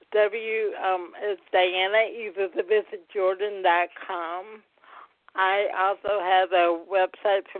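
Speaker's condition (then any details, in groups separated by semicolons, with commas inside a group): Cerebral palsy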